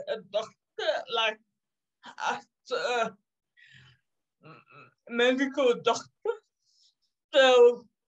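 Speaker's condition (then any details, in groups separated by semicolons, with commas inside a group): Cerebral palsy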